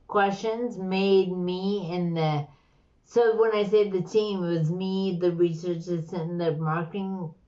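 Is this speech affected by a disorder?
Yes: slurred speech.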